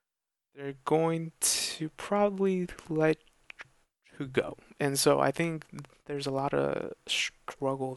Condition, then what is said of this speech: Stuttering. And even though we get along, everybody gets along, we all have a good time together, it doesn't always translate to me having fluency.